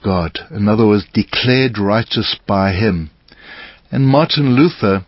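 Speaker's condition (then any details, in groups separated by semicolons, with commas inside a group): No condition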